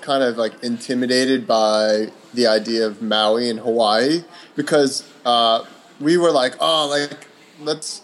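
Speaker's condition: No condition

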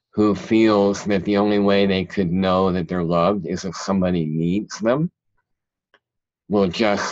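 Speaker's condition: Cleft palate; present since childhood

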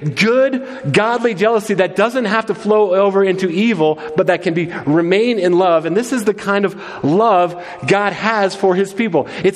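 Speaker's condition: No condition

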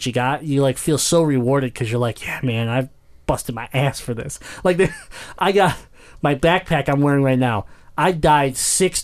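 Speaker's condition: Cleft palate; congenital cleft palate

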